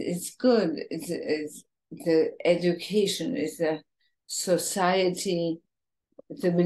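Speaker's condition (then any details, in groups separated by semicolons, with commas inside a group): ALS, bulbar form, bulbar onset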